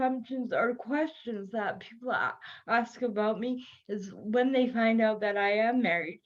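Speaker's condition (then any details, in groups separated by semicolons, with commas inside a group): Cerebral palsy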